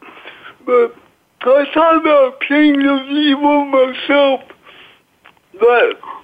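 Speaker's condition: Cerebral palsy

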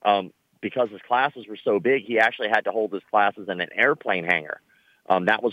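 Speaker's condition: Cleft lip and palate; born with cleft lip and palate, many surgeries as a child, facial scars

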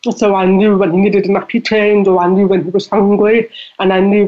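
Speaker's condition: Deafness; deafness audible in voice

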